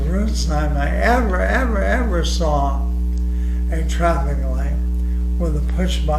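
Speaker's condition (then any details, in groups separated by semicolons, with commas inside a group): ALS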